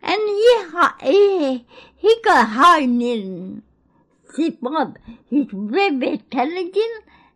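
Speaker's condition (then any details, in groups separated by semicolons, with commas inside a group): Cerebral palsy; unable to move without some support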